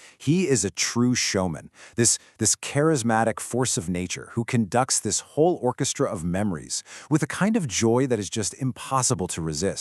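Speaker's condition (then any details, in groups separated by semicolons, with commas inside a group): No condition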